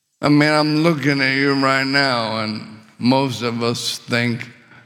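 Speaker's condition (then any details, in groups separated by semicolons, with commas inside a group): ALS; struggles with swallowing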